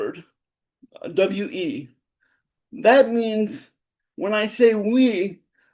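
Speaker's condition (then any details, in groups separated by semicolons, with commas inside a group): Cerebral palsy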